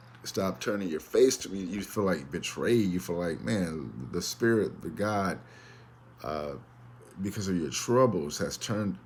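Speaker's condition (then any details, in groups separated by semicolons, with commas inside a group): No condition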